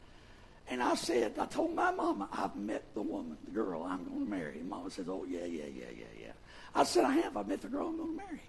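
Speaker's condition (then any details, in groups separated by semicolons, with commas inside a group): Vocal fold paralysis, bilateral; speaks with false vocal folds; false-fold voicing on camera exam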